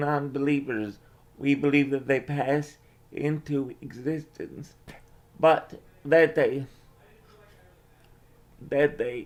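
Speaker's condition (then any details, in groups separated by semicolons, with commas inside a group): Cerebral palsy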